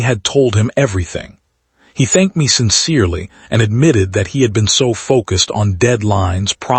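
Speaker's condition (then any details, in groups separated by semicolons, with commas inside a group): No condition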